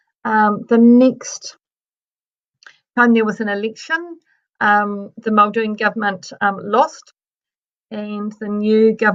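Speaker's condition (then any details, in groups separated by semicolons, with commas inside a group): No condition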